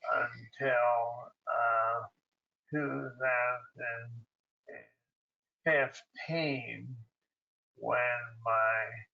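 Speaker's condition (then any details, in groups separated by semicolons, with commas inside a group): ALS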